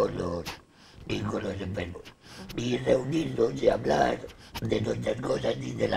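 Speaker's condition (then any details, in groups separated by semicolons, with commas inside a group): Laryngectomy; laryngectomy for laryngeal cancer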